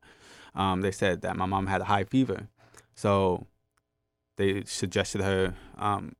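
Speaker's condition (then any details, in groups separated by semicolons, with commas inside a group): Hard of hearing, gentamicin-induced hearing loss; hearing loss caused by Gentamicin, right ear profound near deaf, left ear moderate, wears hearing aids; hears little without them, relies on lip reading, masks hinder understanding; speech therapy due to hearing loss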